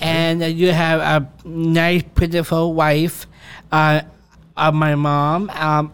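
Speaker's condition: Down syndrome; 25-year-old man

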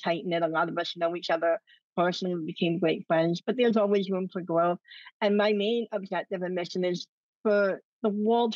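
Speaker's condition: Cleft lip and palate; adult

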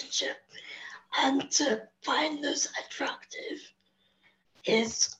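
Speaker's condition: Spastic quadriplegic cerebral palsy

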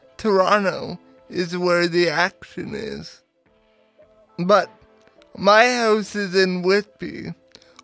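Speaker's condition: Cerebral palsy; power wheelchair user

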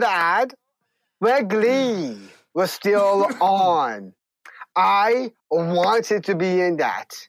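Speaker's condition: Down syndrome; congenital

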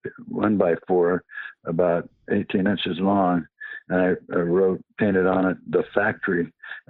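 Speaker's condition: Parkinson's disease

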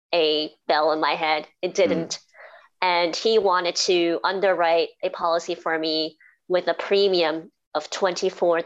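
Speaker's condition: Cleft palate and cleft lip; speech described as very clear after speech therapy

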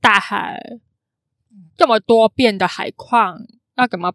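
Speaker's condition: Congenital hearing impairment; can sound sing-song

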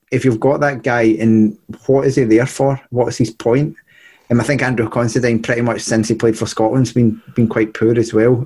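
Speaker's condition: No condition

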